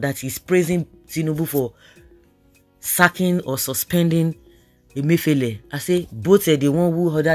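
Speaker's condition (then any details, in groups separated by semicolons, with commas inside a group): No condition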